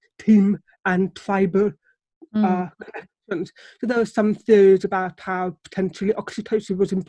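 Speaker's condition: Deafness; relies on lip reading

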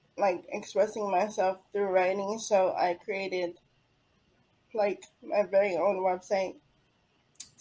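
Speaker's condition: Cerebral palsy; attended early intervention therapy

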